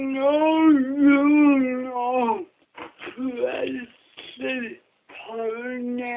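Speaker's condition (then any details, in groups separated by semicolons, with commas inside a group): Cerebral palsy; speech hard for others to understand, friend Judy interprets and repeats her answers for listeners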